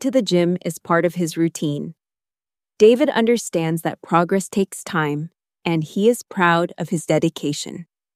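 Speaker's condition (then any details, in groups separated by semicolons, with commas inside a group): No condition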